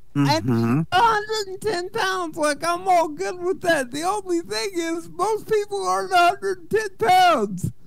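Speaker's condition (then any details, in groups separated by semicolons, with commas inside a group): Cerebral palsy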